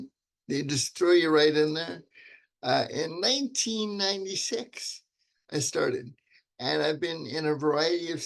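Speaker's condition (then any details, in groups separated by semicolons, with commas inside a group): Cerebral palsy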